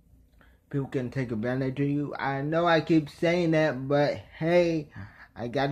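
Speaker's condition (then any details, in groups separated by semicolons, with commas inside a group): Traumatic brain injury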